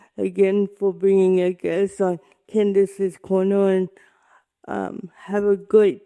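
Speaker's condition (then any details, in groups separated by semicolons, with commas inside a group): Cerebral palsy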